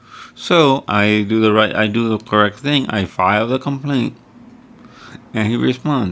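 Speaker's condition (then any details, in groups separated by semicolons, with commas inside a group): Cerebral palsy; wheelchair user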